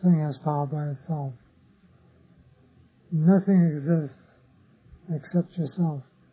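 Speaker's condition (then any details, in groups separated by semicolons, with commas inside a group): Parkinson's disease; others offer remedies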